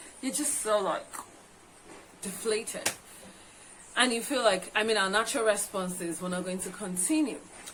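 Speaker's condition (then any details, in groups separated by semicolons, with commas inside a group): No condition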